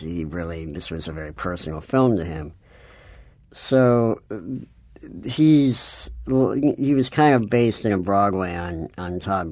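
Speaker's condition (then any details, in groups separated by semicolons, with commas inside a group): Cleft palate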